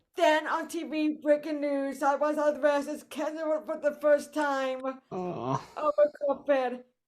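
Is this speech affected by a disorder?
Yes: cerebral palsy; voice affected.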